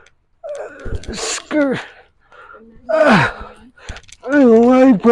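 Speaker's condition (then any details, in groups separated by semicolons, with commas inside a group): Traumatic brain injury; voice affected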